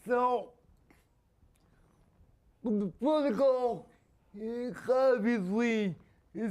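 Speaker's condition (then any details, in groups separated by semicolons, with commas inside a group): Spastic quadriplegia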